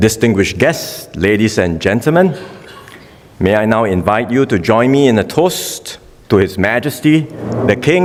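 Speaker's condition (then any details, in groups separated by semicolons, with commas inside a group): No condition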